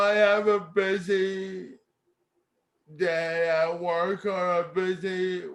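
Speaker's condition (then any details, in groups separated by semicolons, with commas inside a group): Cerebral palsy; speech therapy in childhood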